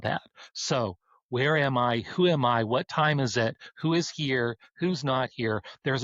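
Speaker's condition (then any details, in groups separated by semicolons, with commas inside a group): No condition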